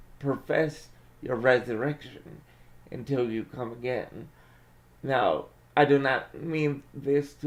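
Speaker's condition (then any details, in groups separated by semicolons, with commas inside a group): Cerebral palsy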